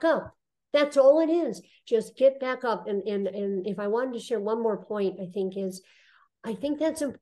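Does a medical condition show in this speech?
Yes: cleft lip and palate; congenital.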